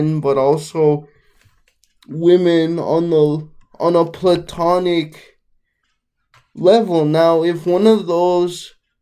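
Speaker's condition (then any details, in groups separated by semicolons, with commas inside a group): Cerebral palsy, mixed, mild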